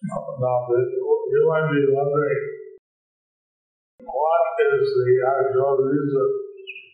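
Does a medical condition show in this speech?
Yes: stroke with facial paralysis; half the face paralyzed; speech hard for some listeners to understand, another person repeats speech for listeners.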